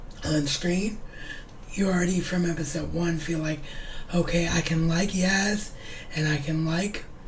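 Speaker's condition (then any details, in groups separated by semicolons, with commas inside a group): Cerebral palsy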